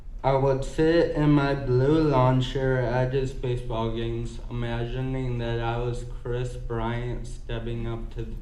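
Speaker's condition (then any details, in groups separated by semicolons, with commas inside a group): Cerebral palsy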